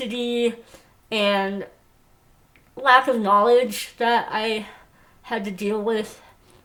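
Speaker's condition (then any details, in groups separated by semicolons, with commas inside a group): Moebius syndrome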